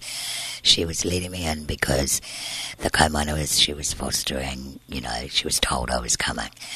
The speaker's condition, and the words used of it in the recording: Tracheostomy. And he scarred one of my vocal cords, so that's why I sound a bit different.